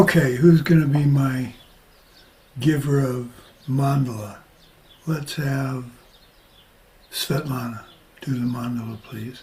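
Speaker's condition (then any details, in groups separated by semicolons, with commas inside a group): Parkinson's disease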